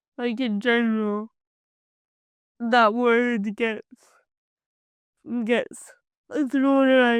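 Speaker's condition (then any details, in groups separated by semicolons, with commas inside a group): Cerebral palsy; from birth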